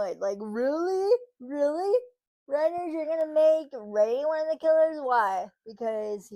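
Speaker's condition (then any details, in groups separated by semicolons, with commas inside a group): Cerebral palsy, spastic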